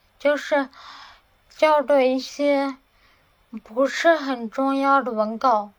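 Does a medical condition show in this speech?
Yes: cerebellar atrophy, hereditary; slurred, muffled articulation, tongue not nimble, listeners struggle to understand.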